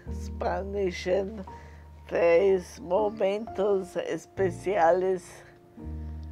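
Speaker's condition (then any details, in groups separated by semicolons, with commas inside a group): Multiple sclerosis; worsening over recent years, previously had chemotherapy-type treatment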